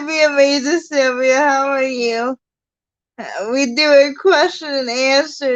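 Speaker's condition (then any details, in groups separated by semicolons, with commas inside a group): Cerebral palsy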